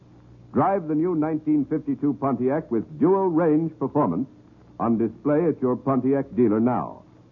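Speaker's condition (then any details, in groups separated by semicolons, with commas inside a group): No condition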